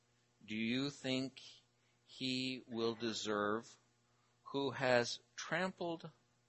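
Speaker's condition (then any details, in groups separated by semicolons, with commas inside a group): No condition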